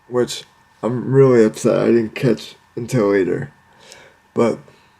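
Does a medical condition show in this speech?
Yes: cerebral palsy.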